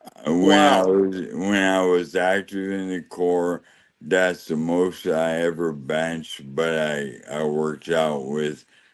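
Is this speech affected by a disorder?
Yes: ALS; losing speech and swallowing.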